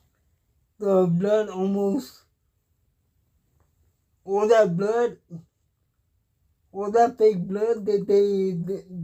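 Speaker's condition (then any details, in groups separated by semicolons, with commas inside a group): Cerebral palsy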